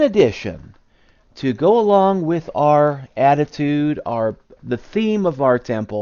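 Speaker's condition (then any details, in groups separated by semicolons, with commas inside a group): No condition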